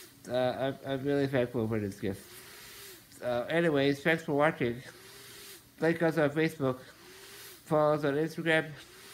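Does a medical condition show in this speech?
Yes: muscular dystrophy, Duchenne.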